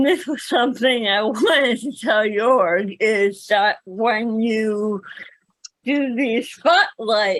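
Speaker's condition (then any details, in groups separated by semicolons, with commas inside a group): Cerebral palsy; speaks better than types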